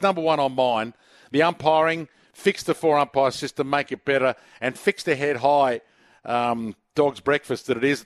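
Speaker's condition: No condition

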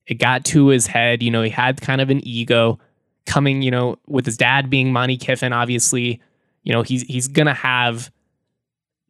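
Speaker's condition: No condition

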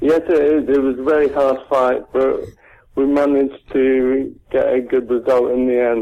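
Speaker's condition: Cerebral palsy; present from birth

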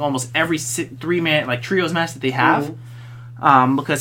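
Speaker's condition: No condition

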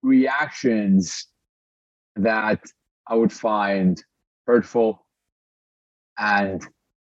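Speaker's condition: Stutter; stutter since birth in Lebanon, speaking disability, breathing technique partly controls it, Toastmasters practice; stutters openly during interview, experienced public speaker; audible stutter, pauses may sound like internet lag; blocks

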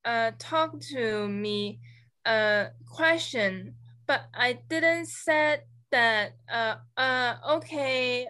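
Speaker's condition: Aphasia; aphasia from stroke, loss of language, told of aphasia by Regina in hospital, right-side sensation loss, attends Stroke Comeback Center; silent after stroke, then one-syllable speech, relearned speaking, still regaining speech functions, short ungrammatical phrases

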